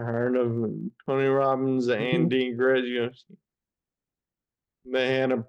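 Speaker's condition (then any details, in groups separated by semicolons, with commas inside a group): Friedreich's ataxia; diagnosed age 14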